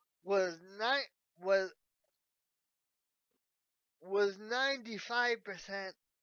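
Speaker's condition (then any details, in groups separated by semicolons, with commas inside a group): Cerebral palsy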